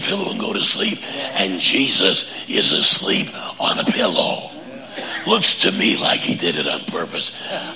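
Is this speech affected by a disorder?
Yes: laryngeal cancer; cancer recurred at fourth three-month checkup, laryngectomy scheduled, no spread on MRI, PET scans.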